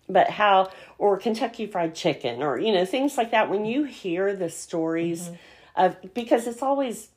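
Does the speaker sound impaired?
Yes: cleft palate; congenital, palate surgery at 9 months, Arkansas plastic surgeon, frequent ear infections, multiple ear tube surgeries; soft palate strengthening exercises from speech pathologist mother, no bony palate, speech learned differently.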